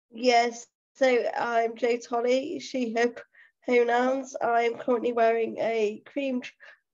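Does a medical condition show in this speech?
Yes: cerebral palsy; full-time wheelchair user.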